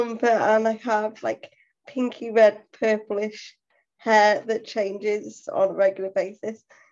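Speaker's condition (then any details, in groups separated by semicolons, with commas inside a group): Cerebral palsy; full-time wheelchair user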